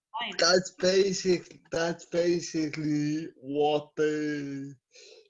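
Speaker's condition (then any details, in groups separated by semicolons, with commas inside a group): Cerebral palsy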